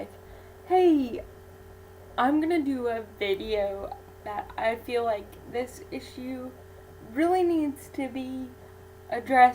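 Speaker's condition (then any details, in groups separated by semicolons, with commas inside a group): Cerebral palsy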